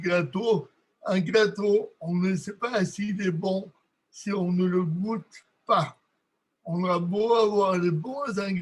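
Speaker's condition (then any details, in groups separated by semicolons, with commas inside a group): Cerebral palsy; from birth, lack of oxygen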